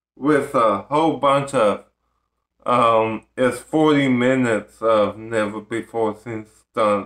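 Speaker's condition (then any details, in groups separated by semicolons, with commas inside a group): Ataxic cerebral palsy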